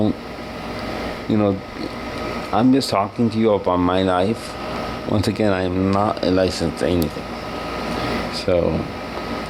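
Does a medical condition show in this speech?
Yes: cerebral palsy; wheelchair user.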